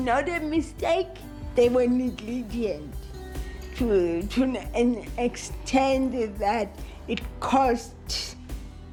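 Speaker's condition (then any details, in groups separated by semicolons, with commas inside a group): Cerebral palsy; moderate, muscle stiffness, coordination problems; speech impediment from muscle stiffness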